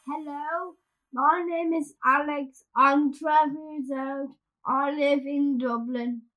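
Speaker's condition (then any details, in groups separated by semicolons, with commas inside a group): Down syndrome; age 12, attends special school, St. Augustine's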